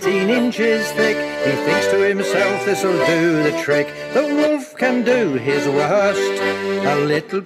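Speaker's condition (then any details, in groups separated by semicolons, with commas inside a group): No condition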